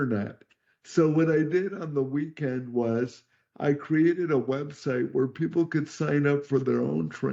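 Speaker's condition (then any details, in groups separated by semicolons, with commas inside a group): Cerebral palsy; could not talk until age 12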